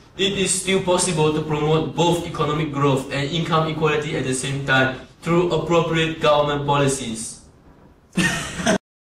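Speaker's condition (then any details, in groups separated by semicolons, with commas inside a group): No condition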